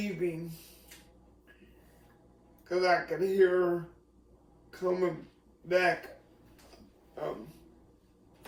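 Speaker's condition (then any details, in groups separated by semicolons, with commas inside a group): Cerebral palsy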